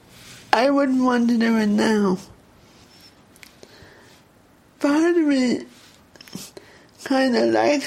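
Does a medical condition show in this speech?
Yes: cerebral palsy; speech therapy as a child, over 20 years ago; no current speech therapy, not wanting it; poor voice control, long words take breath, slow, often misunderstood, hard to hear in crowds.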